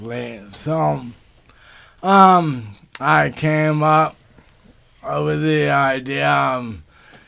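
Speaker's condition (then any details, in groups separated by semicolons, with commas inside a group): ALS; motor neuron disease, onset with speech impairment and right hand weakness; diagnosed about one year ago, needs help getting dressed, cannot tie own shoes; speech impairment noticed before diagnosis, prompted doctor visit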